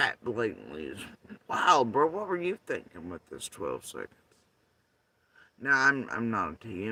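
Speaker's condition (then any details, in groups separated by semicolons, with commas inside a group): Facial paralysis after surgery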